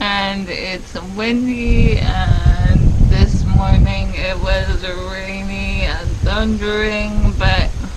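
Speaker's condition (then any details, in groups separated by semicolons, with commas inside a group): ALS; no ventilator needed yet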